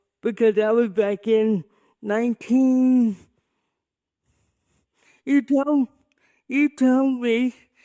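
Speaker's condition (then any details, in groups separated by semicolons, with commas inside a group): Cerebral palsy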